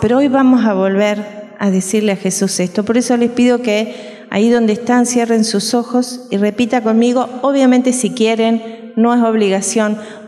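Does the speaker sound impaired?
No.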